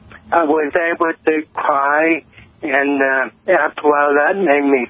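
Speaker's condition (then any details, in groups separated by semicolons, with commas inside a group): Cerebral palsy; diagnosed at age 55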